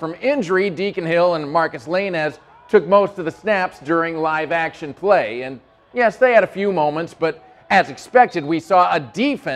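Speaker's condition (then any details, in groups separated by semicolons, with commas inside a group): No condition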